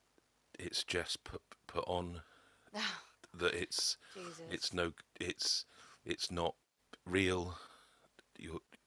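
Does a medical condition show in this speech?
Yes: stammer; acquired stammer for 5-6 years, began with second ex-wife, NHS mental health help, CAT trauma therapy considered; stammering while discussing trauma, pauses and breaks may sound like internet lag; worse when discussing trauma, gone when comfortable, once so severe National Centre for Domestic Violence hung up; here repeated sounds, repeated words.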